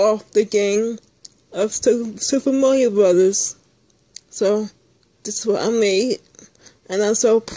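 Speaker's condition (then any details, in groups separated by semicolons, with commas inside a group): Speech impairment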